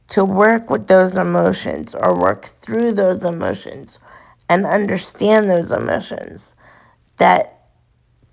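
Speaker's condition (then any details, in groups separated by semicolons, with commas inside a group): Cerebral palsy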